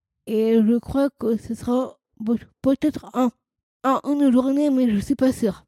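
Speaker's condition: Down syndrome, trisomy 21

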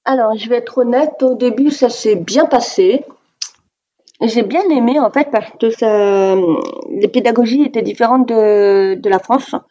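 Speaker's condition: Deafness, severe; oralist, uses some sign language

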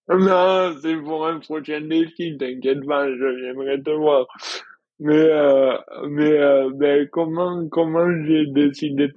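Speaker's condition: Dystonia; improved balance

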